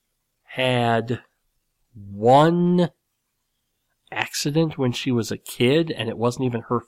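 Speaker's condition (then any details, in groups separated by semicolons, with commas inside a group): Cleft lip and palate; nose still slightly crooked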